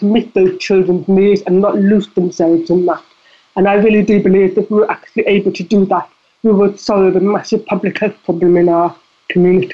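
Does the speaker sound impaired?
Yes: deafness; deafness audible in voice.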